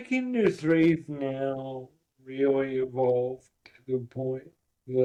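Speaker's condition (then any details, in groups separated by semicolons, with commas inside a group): Cerebral palsy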